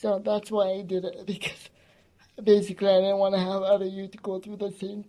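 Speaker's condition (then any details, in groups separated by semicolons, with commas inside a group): Cerebral palsy; gentle, calm, strong voice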